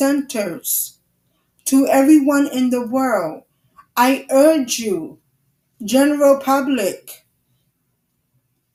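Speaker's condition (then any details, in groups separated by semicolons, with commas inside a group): Cerebral palsy; wheelchair user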